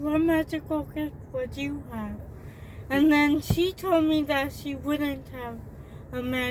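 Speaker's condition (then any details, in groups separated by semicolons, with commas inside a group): Cerebral palsy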